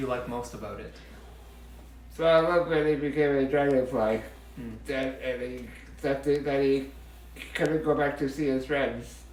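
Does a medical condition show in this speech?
Yes: muscular dystrophy, Duchenne.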